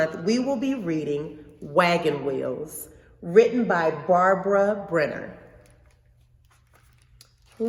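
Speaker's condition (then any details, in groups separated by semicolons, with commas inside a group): No condition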